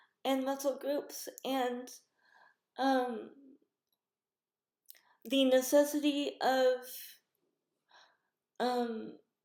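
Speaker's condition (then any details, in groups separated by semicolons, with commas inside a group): Cerebral palsy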